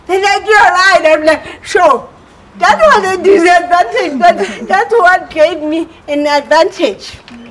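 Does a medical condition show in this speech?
Yes: cerebral palsy.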